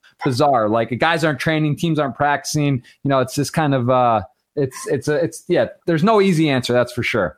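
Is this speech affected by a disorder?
No.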